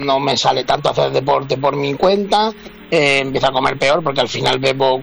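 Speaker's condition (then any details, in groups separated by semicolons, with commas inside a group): No condition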